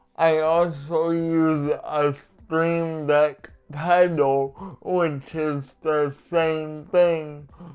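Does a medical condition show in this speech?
Yes: cerebral palsy; uses adaptive equipment.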